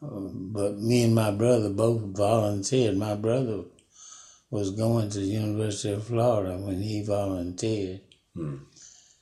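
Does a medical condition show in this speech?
Yes: Parkinson's; about 5 years since onset, fallen 19 times in yard, no broken bones.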